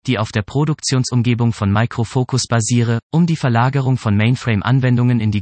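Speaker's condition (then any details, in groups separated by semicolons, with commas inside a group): No condition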